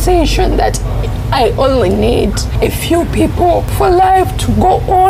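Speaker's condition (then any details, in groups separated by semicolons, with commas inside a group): Cerebral palsy; hearing difficulty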